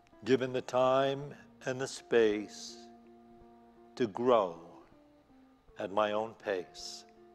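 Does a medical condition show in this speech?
No.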